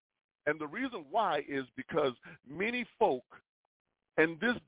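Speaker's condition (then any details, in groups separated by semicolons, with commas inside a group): No condition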